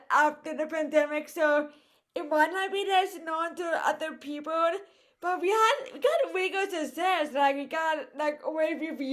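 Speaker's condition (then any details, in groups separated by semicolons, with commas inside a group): Cerebral palsy; voice affected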